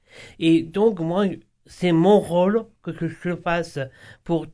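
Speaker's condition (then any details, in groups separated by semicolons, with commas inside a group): Down syndrome, trisomy 21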